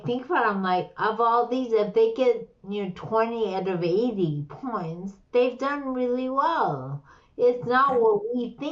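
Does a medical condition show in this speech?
Yes: slurred speech.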